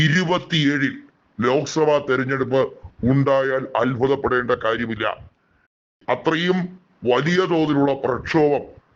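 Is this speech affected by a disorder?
No.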